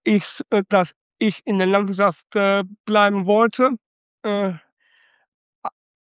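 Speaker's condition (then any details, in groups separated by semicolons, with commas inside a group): Down syndrome (Trisomie 21); congenital trisomy 21, flagged on ultrasound two days before caesarean birth, St. Vinzenz Krankenhaus Datteln; 26 years old, some limitations reported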